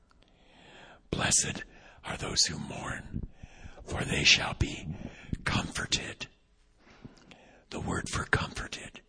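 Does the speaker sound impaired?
Yes: vocal cord paralysis, unilateral.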